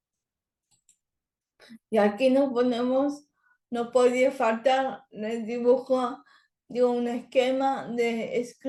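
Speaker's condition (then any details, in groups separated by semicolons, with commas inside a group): Cerebral palsy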